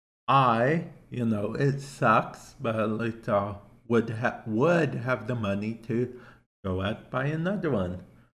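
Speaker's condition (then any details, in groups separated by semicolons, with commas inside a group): Cerebral palsy; affects speech to an extent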